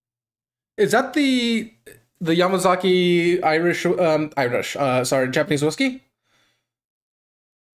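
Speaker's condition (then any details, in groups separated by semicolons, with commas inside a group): No condition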